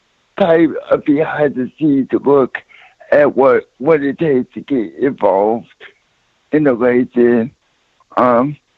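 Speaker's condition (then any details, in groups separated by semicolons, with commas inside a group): Cerebral palsy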